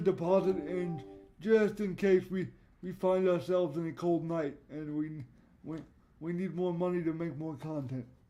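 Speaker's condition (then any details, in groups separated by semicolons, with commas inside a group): Cerebral palsy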